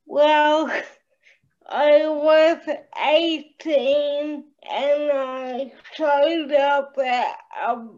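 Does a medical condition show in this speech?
Yes: cerebral palsy.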